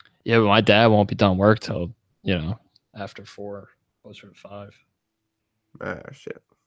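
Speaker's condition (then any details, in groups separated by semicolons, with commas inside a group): No condition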